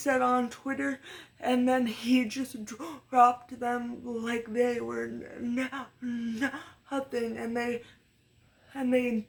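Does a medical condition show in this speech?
Yes: cerebral palsy, severe.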